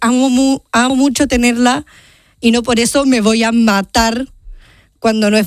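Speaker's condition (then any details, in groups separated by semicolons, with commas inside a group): Down syndrome; genetic condition, from birth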